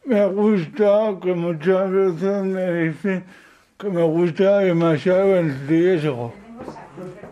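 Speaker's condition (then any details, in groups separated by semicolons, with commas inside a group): Cerebral palsy; all four limbs affected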